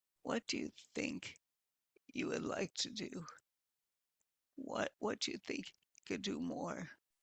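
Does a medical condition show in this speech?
Yes: multiple sclerosis; progressive form.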